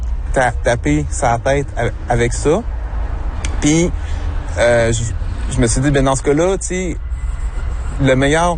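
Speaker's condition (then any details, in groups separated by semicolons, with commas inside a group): Stuttering; neurodevelopmental stuttering; still stutters; persistent but greatly diminished stuttering, fluent when performing slam on stage, drawing and writing used to communicate; repeated sounds, prolonged sounds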